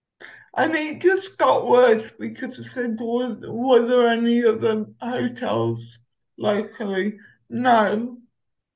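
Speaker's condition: Cerebral palsy; uses Omeo wheelchair

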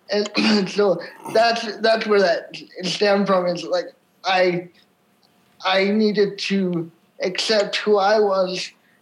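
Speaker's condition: Cerebral palsy; from birth, wheelchair user

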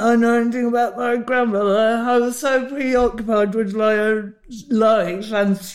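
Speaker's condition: Huntington's disease; symptomatic, on medication, treated by Ed Wild at Bloomsbury clinic, past tominersen gene silencing trial

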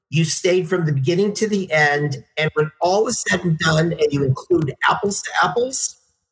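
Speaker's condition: No condition

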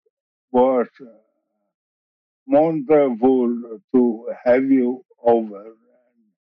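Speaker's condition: ALS; slurred or slowed speech

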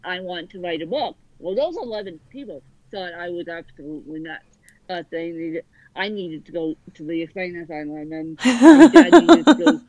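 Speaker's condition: Cerebral palsy; from birth

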